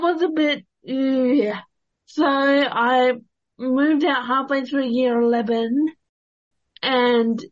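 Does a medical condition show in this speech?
Yes: cerebral palsy; worsened at start of year 12.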